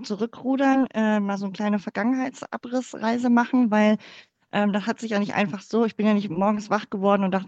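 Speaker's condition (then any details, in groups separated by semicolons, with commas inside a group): Cleft palate; congenital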